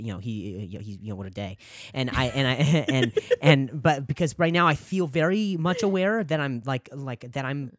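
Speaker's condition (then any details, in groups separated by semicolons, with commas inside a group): Stuttering; voice can't keep up with thoughts, worse with caffeine; repeated sounds, repeated words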